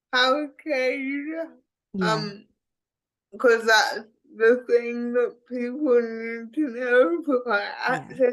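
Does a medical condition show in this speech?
Yes: cerebral palsy; speech impediment.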